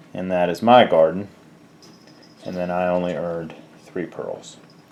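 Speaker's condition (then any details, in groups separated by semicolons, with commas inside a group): No condition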